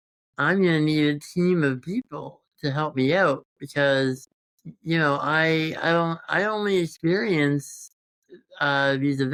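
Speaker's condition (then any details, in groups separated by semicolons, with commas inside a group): Congenital muscular dystrophy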